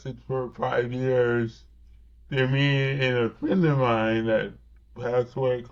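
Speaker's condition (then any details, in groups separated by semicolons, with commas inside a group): Cerebral palsy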